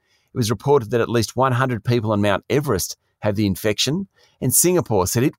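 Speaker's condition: No condition

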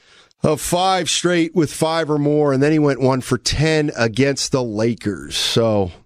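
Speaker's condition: No condition

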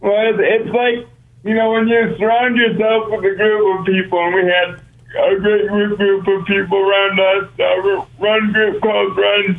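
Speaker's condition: Cerebral palsy; brain-muscle disconnect, must consciously control walking, breathing, hand placement

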